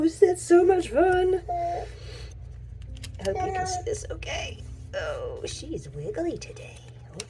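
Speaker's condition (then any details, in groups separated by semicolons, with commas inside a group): No condition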